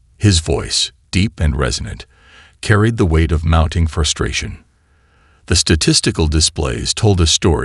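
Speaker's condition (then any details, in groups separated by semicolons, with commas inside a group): No condition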